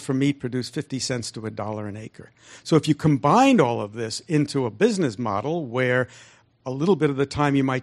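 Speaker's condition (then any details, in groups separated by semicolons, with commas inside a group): No condition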